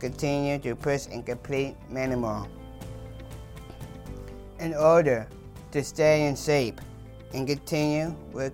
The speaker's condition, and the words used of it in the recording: Down syndrome. Speech is really hard for me because of my low tone and my tongue.